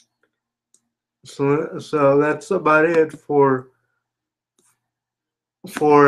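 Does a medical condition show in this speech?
Yes: spastic quadriplegia cerebral palsy.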